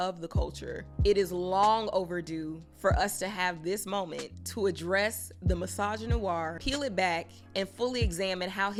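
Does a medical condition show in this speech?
No.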